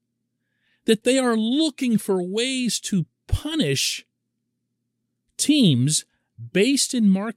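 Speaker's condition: No condition

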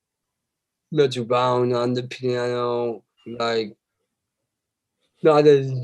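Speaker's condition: Down syndrome

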